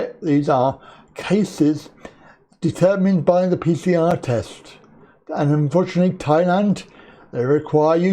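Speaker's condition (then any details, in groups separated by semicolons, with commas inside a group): Cerebral palsy; back surgery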